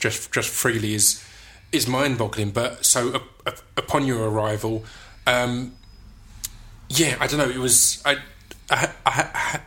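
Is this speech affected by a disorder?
Yes: stutter; unnoticed during rapping and spoken word years, noticed with radio show and podcast, works with STAMMA; stuttering increased this episode due to nerves over serious subject; stutters more when nervous; here repeated sounds, repeated words.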